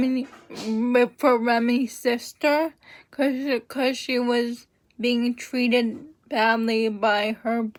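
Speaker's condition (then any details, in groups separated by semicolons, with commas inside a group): Cerebral palsy; uses wheelchair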